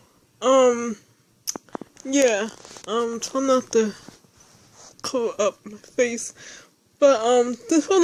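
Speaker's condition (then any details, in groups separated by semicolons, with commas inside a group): Speech impairment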